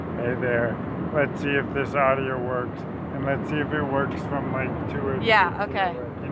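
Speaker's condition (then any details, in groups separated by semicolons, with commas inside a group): ALS; rapidly progressing whole-body paralysis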